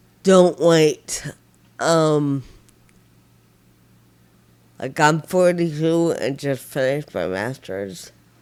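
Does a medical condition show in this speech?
Yes: Friedreich ataxia; progressive nerve damage; progressed over years, tires easily, uses voice texting.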